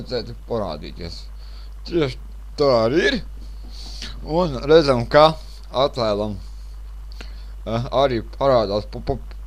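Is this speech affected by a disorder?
Yes: cerebral palsy; speech not very clear.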